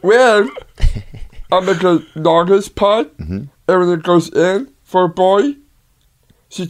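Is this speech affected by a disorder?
Yes: Down syndrome; tying shoes difficult, works 5 to 10 times harder to build muscle.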